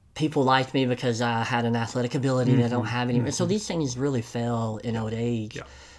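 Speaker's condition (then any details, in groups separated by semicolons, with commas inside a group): Cleft lip and palate; congenital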